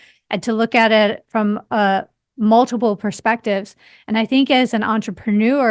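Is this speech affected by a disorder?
No.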